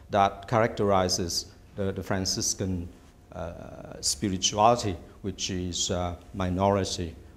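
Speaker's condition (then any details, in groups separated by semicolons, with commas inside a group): No condition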